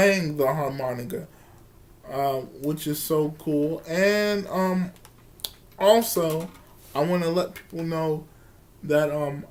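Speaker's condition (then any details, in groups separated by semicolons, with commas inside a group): Cerebral palsy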